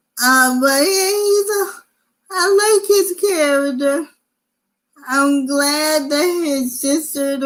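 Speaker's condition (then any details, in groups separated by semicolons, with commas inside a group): Cerebral palsy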